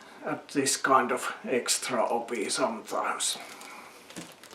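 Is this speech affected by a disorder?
No.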